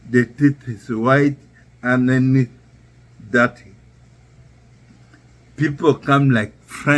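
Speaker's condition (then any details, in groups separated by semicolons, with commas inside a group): Neurological disease; struggling to speak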